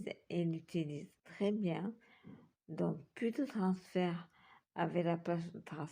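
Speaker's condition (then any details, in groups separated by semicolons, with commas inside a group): Multiple sclerosis; back pain cuts off breathing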